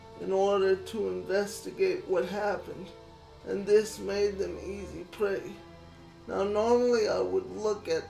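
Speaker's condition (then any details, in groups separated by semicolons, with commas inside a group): Cerebral palsy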